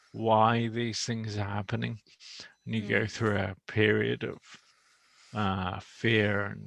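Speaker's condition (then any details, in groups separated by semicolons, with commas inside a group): Motor neuron disease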